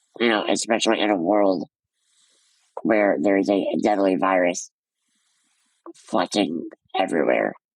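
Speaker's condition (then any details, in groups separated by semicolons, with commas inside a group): Muscular dystrophy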